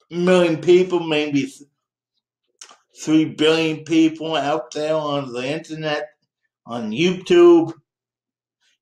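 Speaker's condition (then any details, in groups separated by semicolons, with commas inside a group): Cerebral palsy; present from birth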